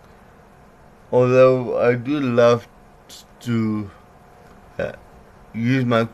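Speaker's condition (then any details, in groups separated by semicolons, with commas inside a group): Cerebral palsy; myasthenia gravis muscle fatigue, breathing weakness, sometimes out of breath, uses oxygen machine, on medication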